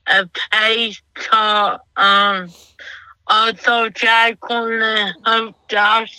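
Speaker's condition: Cerebral palsy; self-described as half-CP

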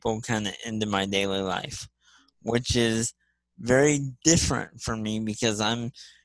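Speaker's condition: Spastic cerebral palsy; off nearly all medications

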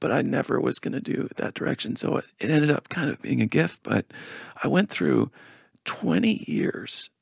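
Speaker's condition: Spasmodic dysphonia; energy healing

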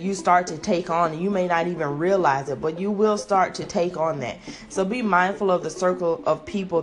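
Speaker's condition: No condition

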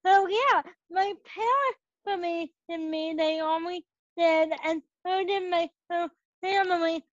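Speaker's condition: Cerebral palsy; present from birth; age 21

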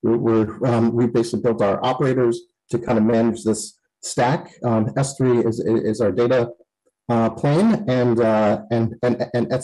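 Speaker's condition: Stutter; substitutes abbreviation K8 for Kubernetes because easier to say; repeated sounds, prolonged sounds, blocks

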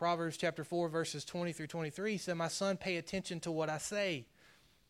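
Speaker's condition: No condition

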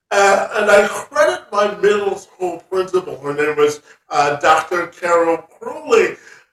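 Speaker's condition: Spastic quadriplegic cerebral palsy; legs affected

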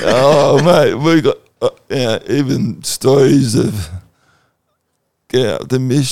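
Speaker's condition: Cerebral palsy

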